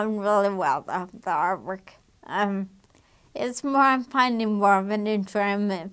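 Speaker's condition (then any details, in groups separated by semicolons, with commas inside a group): Damaged diaphragm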